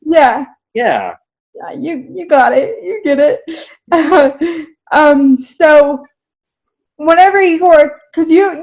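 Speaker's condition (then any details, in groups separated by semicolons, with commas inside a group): Cerebral palsy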